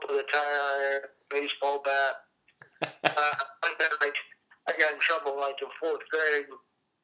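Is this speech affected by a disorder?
Yes: cerebral palsy; cerebral palsy present since childhood.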